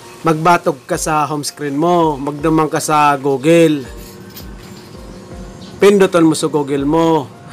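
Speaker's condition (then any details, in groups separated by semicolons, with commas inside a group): No condition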